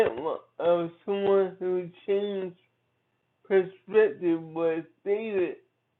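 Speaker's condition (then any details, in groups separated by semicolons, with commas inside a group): Cerebral palsy; from birth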